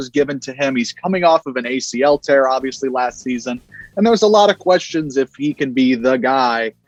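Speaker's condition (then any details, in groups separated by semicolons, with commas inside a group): No condition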